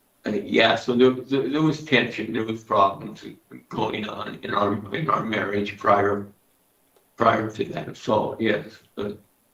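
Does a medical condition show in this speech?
Yes: Parkinson's disease.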